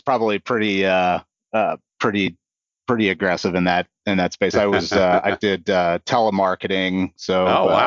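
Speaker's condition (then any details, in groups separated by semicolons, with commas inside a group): No condition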